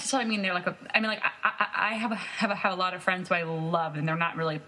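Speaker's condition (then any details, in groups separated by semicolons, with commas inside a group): Stuttering; therapy over past 3 years: fluency shaping, stuttering modification, voluntary stuttering, subway talks with strangers; stutters at times; repeated sounds, repeated words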